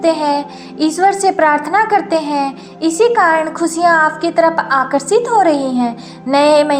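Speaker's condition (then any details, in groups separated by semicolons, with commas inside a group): No condition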